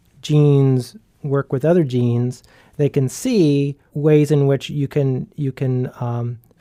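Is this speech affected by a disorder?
No.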